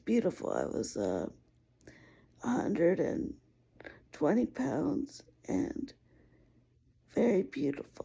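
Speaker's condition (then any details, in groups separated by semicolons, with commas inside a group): Cerebral palsy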